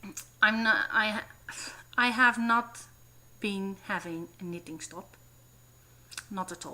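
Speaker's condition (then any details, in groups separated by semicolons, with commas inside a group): No condition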